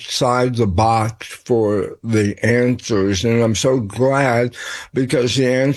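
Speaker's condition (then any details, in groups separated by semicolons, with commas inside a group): Tongue cancer; tongue tumor, malignant on throat scan, hearing problem and ear pain at onset, ENT doctor; later scan reported benign tumor; slurred speech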